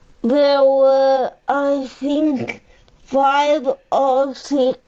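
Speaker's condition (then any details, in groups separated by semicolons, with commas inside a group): Cerebral palsy; powerchair user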